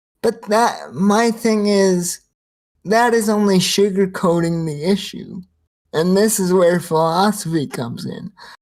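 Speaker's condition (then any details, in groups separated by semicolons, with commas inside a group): Cerebral palsy, spastic quadriplegia, severe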